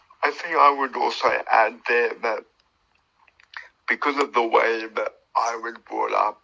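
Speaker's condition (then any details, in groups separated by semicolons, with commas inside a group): Cerebral palsy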